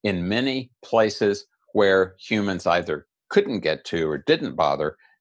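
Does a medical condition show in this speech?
No.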